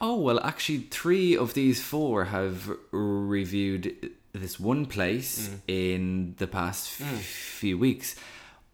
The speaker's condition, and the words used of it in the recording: Stuttering. So if you're a covert stammer, you will use a lot of tricks to appear to be fluent.